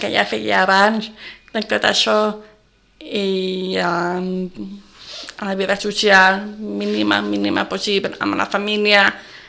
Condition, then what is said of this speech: Deafness. Doncs queda clar, però jo crec que l'entendrem perfectament.